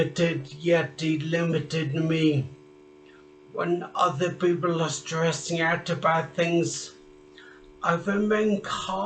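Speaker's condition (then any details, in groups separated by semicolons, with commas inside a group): Traumatic brain injury; speech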